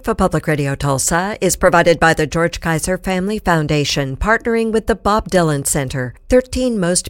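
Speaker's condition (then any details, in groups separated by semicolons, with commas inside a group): No condition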